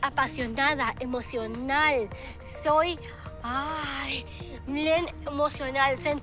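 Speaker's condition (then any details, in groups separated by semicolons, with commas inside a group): Down syndrome; very short limbs, small feet, hands and arms, short neck and torso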